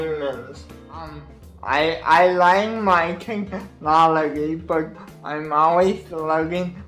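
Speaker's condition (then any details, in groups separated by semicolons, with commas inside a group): Cerebral palsy; wheelchair user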